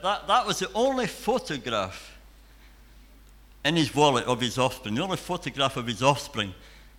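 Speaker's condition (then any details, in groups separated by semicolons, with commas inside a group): Cleft palate and cleft lip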